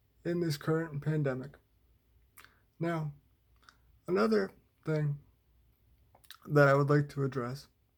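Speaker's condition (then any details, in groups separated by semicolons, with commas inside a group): Cerebral palsy, spastic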